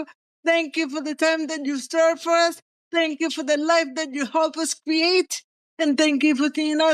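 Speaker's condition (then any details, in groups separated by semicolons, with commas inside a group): Cerebral palsy; present from birth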